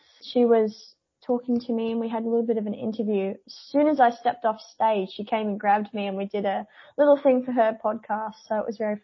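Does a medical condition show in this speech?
Yes: cleft palate; palate not closing correctly before revision, now projects with ease, more singing control.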